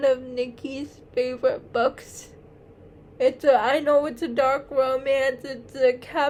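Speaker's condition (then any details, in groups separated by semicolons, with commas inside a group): Cerebral palsy; uses wheelchair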